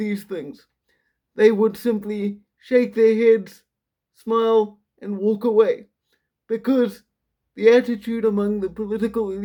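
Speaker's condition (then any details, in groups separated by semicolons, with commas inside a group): Quadriplegic cerebral palsy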